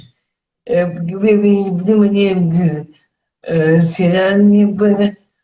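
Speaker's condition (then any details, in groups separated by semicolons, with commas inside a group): Cerebral palsy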